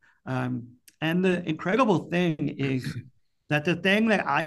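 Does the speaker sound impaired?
Yes: cleft palate; congenital cleft palate, speech and hearing impaired since birth, difficult childhood development; speech impediment.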